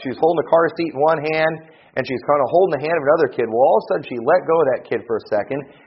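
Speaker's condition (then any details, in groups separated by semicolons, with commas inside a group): No condition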